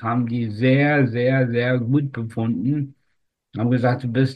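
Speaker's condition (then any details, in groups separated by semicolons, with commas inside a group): Spastic tetraparesis; from birth, oxygen deprivation during delivery, umbilical cord around neck, considered incurable; largely resolved by own account, age 62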